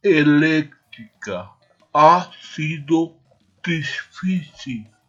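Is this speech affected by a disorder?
Yes: aphasia; acquired aphasia, caused by brain injury; difficulty expressing self, knows what to say but struggles to find words.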